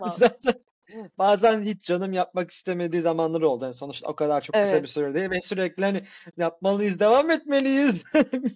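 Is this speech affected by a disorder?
No.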